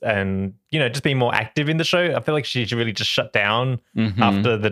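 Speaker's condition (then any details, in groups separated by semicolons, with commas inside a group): No condition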